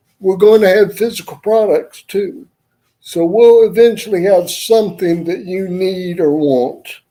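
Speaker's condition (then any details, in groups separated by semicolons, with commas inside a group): Cerebral palsy; uses wheelchair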